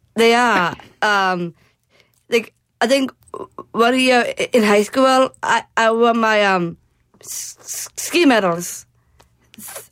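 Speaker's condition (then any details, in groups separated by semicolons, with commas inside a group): Down syndrome; described as speaking eloquently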